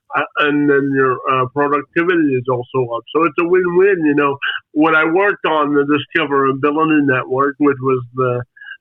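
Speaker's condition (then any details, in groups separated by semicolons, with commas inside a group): Spastic quadriplegic cerebral palsy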